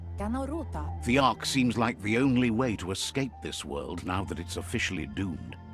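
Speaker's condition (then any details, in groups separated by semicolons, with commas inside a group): No condition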